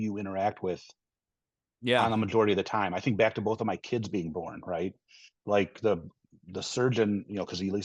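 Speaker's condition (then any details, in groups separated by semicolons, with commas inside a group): No condition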